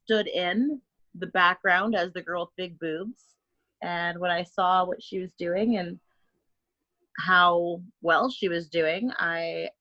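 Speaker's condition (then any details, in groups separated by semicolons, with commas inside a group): No condition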